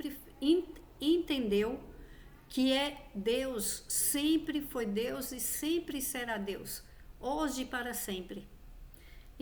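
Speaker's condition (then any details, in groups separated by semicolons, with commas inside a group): No condition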